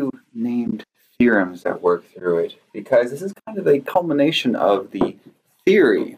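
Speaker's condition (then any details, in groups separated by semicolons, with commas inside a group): No condition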